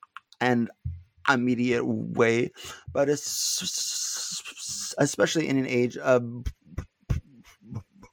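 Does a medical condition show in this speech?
Yes: stuttering; not stuttering much currently; here repeated sounds, prolonged sounds.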